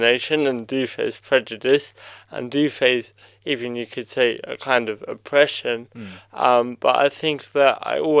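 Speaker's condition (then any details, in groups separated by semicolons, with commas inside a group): Cerebral palsy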